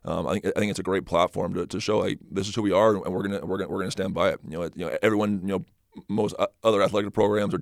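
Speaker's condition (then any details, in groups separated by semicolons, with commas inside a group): Stutter; stutter first noticed in high school, not as a child, magnified speaking Spanish as a missionary; has seen speech therapists, helped a little, uses detailed preparation to reduce stuttering; stutters off the cuff, trips over words, can't get a word out, less when prepared and confident; repeated sounds, repeated words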